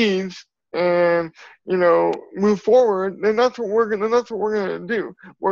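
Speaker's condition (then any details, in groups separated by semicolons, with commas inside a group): Cerebral palsy; from birth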